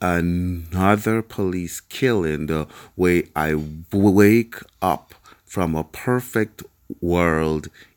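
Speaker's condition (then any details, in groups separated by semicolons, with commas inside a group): Stuttering; stuttering since childhood, onset in Jamaican countryside; stuttered joke once misheard by listener as something ugly; prolonged sounds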